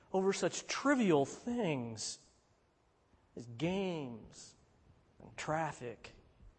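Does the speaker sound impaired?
No.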